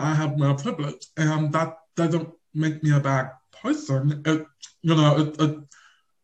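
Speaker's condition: Deaf or hard of hearing; on deaf spectrum

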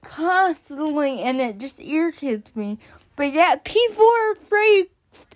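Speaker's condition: Cerebral palsy; onset before birth

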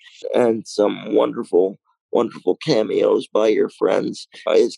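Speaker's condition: Cerebral palsy, mild

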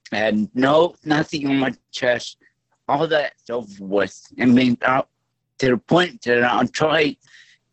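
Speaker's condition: Stroke; voice affected

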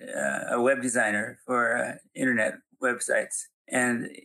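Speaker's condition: Parkinson's; still teaching and speaking publicly

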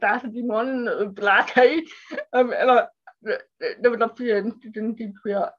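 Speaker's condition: Cerebral palsy; speech impairment

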